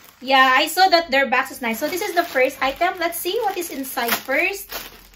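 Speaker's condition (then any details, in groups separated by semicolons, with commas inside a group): No condition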